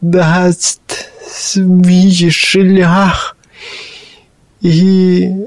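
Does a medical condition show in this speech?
Yes: cerebral palsy; speech defect noticeable to others, not heard by self, startled by own voice on microphone.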